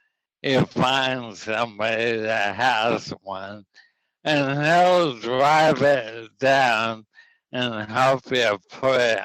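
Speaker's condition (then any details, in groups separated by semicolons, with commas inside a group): ALS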